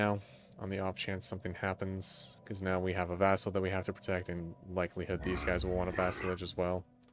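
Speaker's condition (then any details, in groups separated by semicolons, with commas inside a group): No condition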